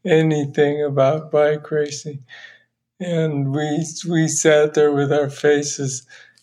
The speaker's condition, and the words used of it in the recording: Parkinson's disease. Well, I think you can hear right now from his voice, there's so many different challenges in Parkinson's, so